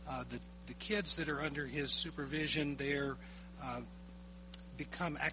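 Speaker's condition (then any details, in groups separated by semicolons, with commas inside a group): No condition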